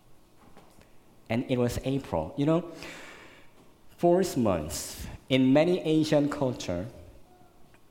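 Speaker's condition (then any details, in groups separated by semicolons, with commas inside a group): Cleft lip and palate, severe; 12 surgeries to date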